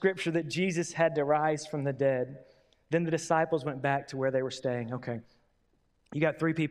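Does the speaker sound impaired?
No.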